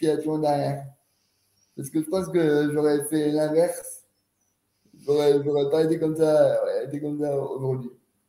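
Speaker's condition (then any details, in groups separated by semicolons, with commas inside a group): Cerebral palsy; quadriplegic, since birth, cause extreme prematurity, wheelchair user; age 30, spasticity, startles at noise, cramps block leg movement, physiotherapy, posture work, hydration, sophrology, hypnosis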